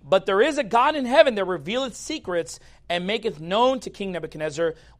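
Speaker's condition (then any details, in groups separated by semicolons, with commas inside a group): No condition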